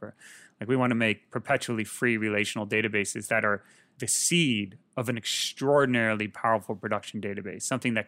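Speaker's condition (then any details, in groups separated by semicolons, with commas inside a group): No condition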